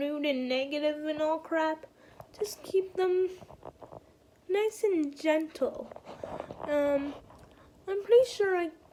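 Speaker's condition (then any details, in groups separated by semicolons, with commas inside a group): Cerebral palsy; spastic, uses wheelchair; not fully independent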